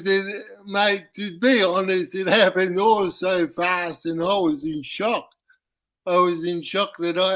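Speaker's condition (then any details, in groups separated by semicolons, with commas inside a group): Cerebral palsy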